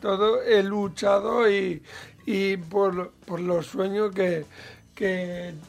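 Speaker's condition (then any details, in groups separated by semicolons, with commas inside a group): Cerebral palsy; mild, lesser degree of disability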